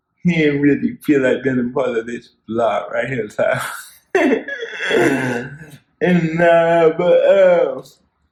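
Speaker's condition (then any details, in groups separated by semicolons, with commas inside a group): Cerebral palsy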